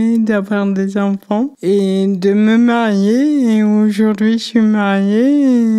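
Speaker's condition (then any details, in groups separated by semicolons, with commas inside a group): Cerebral palsy; affects left side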